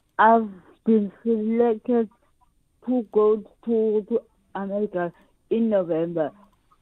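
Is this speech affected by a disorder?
Yes: cerebral palsy; cerebral palsy from birth, previously unable to swim, now swims and competes in adaptive surfing; surfs with helper pushing into wave, rides wave to end.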